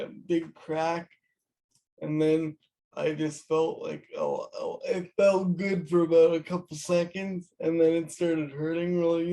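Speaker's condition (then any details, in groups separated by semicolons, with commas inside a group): Cerebral palsy; caused by brain bleed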